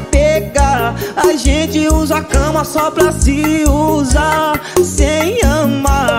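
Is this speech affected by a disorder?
No.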